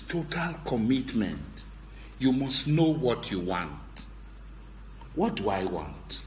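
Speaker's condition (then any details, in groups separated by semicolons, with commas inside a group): No condition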